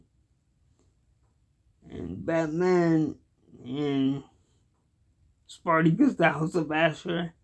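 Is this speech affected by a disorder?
Yes: cerebral palsy; cannot walk, uses wheelchair.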